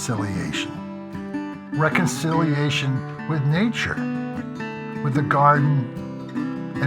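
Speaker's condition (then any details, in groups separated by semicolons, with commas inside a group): No condition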